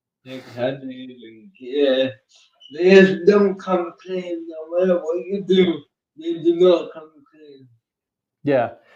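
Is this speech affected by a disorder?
Yes: cerebral palsy; uses one hand.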